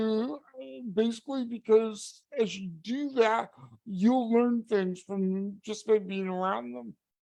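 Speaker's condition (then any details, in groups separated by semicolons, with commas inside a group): Cerebral palsy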